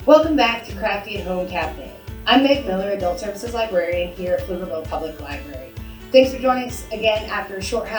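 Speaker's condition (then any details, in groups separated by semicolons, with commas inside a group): No condition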